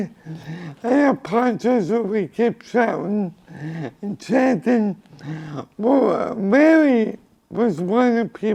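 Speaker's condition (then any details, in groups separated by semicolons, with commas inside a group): Cerebral palsy; from birth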